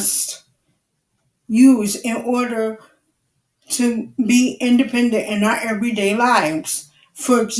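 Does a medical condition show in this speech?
Yes: cerebral palsy; wheelchair user.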